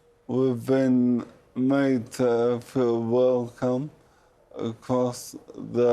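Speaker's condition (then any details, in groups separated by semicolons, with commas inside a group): Motor neurone disease; sounds different now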